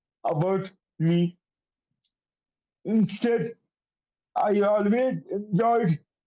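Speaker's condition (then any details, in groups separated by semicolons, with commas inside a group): Cerebral palsy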